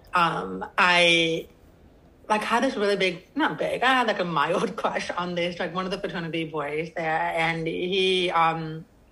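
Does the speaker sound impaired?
Yes: deafness, cochlear implant; congenital deafness, cochlear implant right, hearing aid left, implant revision surgery, off-ear Kanzo processor; no sound without implant or hearing aid, never learned sign language; deaf accent, speech differs from hearing speakers, communicates by spoken language.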